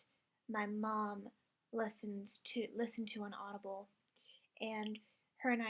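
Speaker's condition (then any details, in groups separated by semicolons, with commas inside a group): No condition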